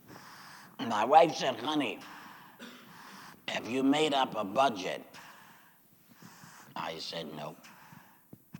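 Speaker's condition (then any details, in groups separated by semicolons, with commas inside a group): Laryngectomy; says used to serve God with voice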